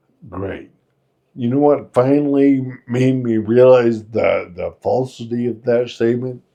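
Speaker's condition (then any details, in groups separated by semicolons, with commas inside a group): Friedreich's ataxia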